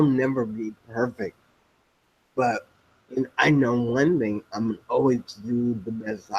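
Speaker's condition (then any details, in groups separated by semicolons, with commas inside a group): Spinocerebellar ataxia type 7, SCA7; speech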